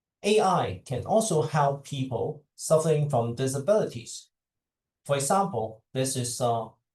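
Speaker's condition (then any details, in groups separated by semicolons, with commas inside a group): No condition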